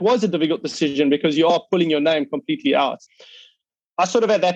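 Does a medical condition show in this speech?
No.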